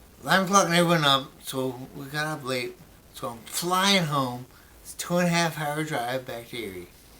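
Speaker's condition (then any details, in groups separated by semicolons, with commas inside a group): Brain injury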